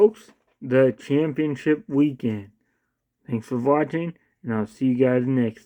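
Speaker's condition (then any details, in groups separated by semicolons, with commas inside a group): Cerebral palsy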